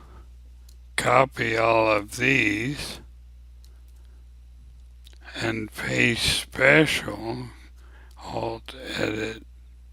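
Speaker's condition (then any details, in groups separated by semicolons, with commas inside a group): ALS; abnormally slow voice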